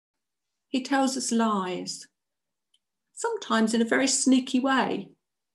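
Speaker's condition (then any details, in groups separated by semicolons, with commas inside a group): No condition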